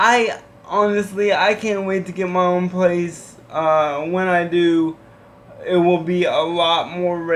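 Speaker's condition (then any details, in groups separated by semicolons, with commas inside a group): Cerebral palsy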